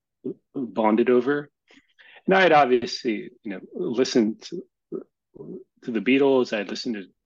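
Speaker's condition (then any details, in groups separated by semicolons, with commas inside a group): Stuttering; childhood onset, speech therapy as child; still stutters as adult, gradually more comfortable with stuttering; phone time pressure harder, more comfortable speaking face-to-face; repeated sounds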